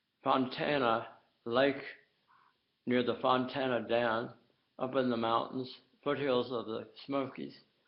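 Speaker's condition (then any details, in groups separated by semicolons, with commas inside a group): Tongue cancer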